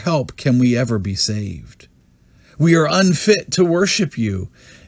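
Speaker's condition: No condition

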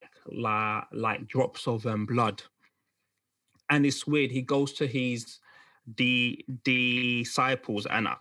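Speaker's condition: Stammer; struggles to get words out, other sounds before intended word, single words take longer; repeated sounds, prolonged sounds

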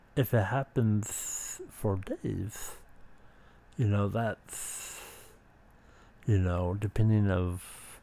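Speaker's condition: Speech impediment

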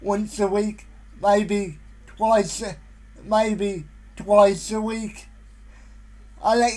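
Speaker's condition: Spastic quadriplegic cerebral palsy; most severe type, present since birth, uses electric wheelchair driven himself

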